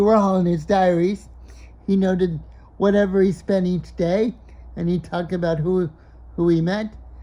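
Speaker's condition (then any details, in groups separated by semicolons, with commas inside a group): Cerebral palsy; brain damage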